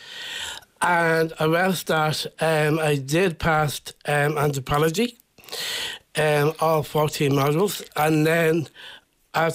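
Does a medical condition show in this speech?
Yes: Down syndrome; intellectual disability.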